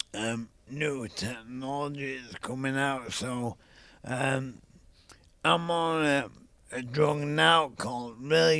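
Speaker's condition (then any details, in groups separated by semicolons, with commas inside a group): ALS; young onset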